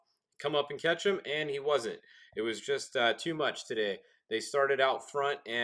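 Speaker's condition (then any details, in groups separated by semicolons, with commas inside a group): No condition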